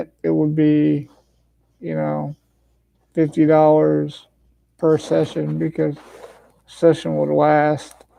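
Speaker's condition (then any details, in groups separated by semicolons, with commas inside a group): Cerebral palsy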